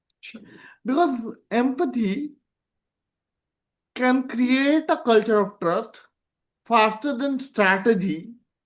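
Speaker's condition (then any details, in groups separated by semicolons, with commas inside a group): Cerebral palsy; present from birth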